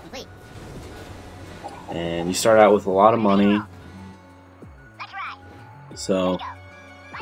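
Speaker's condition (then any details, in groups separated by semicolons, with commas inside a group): No condition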